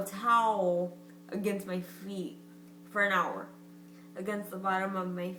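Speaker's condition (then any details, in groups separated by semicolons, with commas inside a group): Cerebral palsy; from birth, premature; occupational, physical and speech therapy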